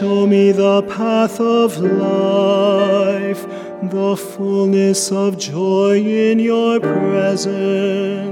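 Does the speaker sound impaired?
No.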